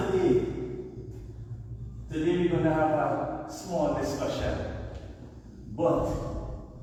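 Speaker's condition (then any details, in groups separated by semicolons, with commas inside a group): No condition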